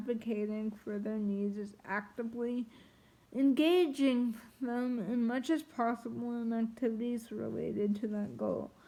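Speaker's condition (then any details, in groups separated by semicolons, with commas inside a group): Triplegic cerebral palsy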